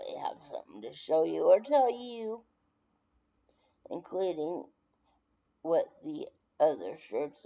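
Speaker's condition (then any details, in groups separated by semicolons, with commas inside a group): Brain injury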